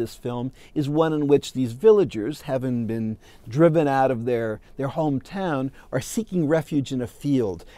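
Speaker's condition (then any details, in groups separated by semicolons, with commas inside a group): No condition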